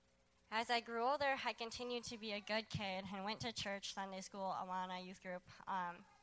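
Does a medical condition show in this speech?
Yes: cleft lip and palate.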